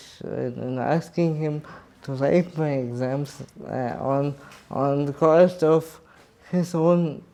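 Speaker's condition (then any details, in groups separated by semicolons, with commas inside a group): Cerebral palsy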